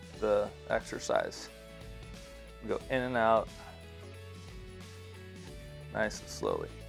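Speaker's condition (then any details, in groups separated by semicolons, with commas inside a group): No condition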